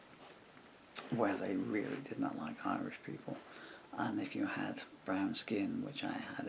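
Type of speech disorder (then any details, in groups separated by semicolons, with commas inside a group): Bulbar dysarthria; progressive bulbar palsy (MND)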